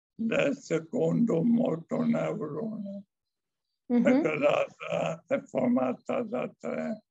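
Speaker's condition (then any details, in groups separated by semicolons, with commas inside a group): Amyotrophic lateral sclerosis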